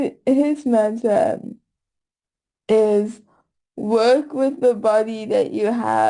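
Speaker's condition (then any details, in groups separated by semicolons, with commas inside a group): Cerebral palsy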